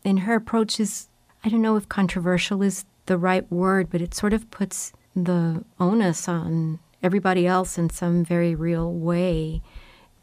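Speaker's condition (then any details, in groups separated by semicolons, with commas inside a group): No condition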